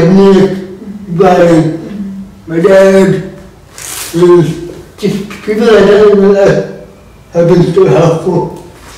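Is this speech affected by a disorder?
Yes: cerebral palsy.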